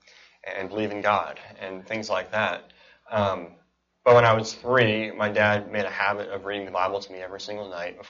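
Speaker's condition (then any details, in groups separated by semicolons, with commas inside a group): Cleft palate and cleft lip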